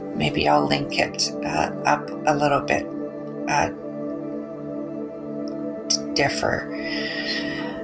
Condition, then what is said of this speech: Aphasia. And and it's not until I speak um, start talking that I remember that it's difficult for me to get